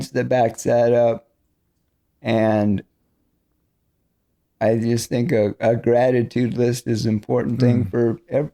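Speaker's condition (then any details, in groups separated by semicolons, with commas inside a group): ALS; progressive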